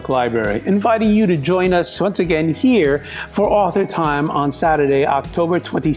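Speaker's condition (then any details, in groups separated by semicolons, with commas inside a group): No condition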